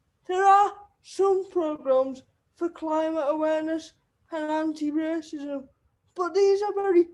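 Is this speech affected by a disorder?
Yes: cerebral palsy; wheelchair user.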